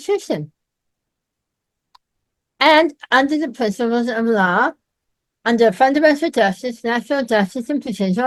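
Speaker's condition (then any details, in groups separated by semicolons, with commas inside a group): Myasthenia gravis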